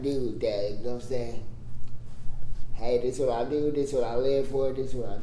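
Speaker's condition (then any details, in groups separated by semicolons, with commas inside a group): Cerebral palsy; congenital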